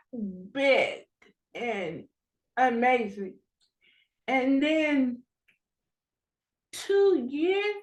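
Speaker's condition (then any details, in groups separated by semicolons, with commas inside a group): Cerebral palsy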